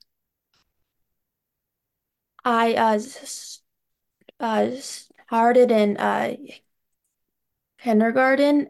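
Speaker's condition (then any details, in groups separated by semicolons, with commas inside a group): Stuttering; childhood onset, father and brother stutter, coexisting hearing loss unrelated to stuttering, speech therapy from kindergarten; blocks often silent, mistaken for technical problems on video calls, keeps camera on; prolonged sounds, blocks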